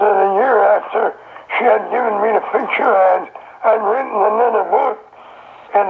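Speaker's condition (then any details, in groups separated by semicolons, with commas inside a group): Throat cancer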